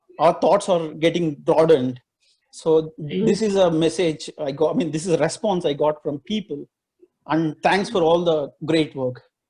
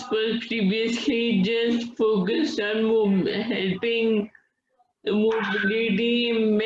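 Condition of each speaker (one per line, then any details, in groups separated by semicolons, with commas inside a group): No condition
Friedreich's ataxia; diagnosed at age 13, uses wheelchair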